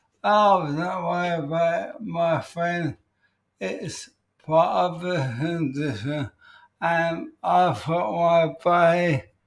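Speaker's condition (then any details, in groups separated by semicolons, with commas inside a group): ALS; voice may sound peculiar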